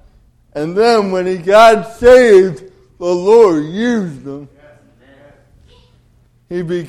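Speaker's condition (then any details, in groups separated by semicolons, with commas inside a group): Cerebral palsy; delayed development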